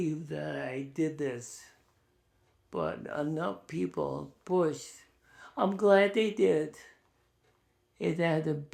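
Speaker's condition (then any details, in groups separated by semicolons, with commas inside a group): ALS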